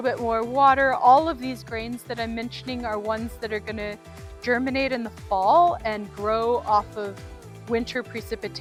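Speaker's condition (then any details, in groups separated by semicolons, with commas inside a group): No condition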